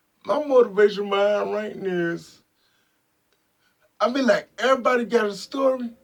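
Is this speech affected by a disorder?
Yes: spastic quadriplegic cerebral palsy; spastic quadriplegic, from birth, both sides of body.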